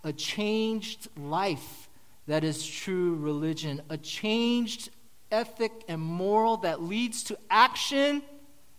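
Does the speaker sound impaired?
No.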